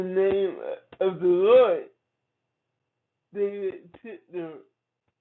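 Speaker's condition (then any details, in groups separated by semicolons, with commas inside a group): Cerebral palsy; from birth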